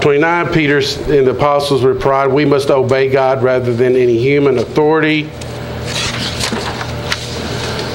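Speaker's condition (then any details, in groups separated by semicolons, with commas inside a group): No condition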